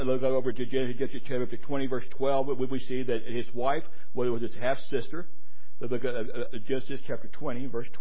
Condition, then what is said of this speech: Stuttering. When God calls me to preach, stutter, yeah, I don't care.